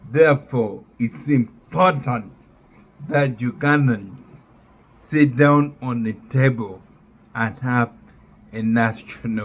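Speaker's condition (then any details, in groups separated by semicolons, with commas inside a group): Neurological disease after spinal surgery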